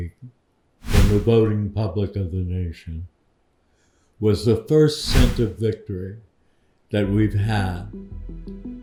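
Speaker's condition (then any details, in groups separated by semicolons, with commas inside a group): Parkinson's disease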